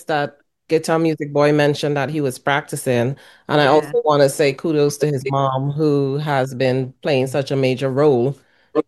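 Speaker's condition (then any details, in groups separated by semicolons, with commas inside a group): No condition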